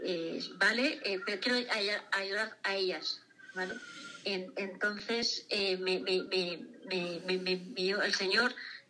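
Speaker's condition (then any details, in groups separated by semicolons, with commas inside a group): Aphasia after stroke; aphasia caused by stroke, husband Carlos recognised it and called emergency, rapid treatment, hands unaffected, cannot write; music helps speech, aphasia choir, home music sessions, theatre and reading workshops with aphasia; difficulty finding names of things, expression sometimes hard, cannot speak as wished, worse at night when tired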